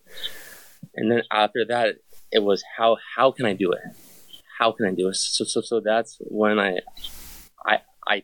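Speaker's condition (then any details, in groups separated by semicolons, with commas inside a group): Stutter; stutter since childhood, always a problem growing up; still stutters, gives interviews regularly; repeated words, blocks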